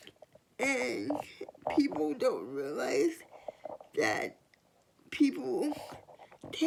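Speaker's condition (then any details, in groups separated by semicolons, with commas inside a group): Cerebral palsy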